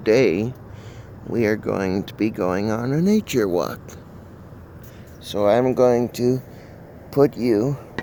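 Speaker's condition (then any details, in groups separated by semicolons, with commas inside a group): Cerebral palsy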